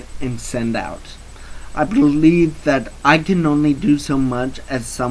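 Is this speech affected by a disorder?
Yes: cerebral palsy.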